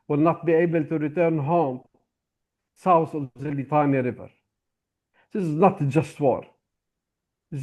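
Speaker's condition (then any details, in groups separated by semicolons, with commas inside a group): No condition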